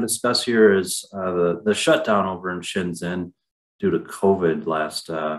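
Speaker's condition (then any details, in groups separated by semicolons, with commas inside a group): No condition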